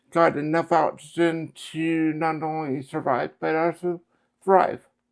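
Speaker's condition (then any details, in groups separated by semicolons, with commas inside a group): Cerebral palsy; affects speech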